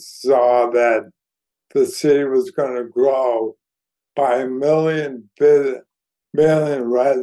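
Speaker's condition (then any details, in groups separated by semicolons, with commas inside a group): ALS; declining health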